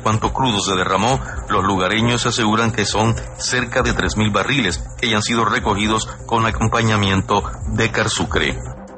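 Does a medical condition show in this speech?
No.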